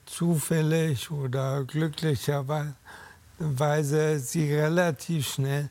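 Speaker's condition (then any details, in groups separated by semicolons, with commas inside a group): ALS; diagnosed at 47 after two months, first suspected carpal tunnel, disc or stroke; almost 10 years since diagnosis, companion Cassandra Menten, alternative therapies tried, cannot go out alone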